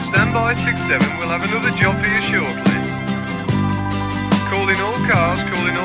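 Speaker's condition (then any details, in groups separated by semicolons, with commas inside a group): No condition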